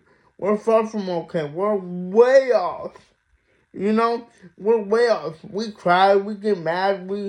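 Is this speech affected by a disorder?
Yes: mild cerebral palsy.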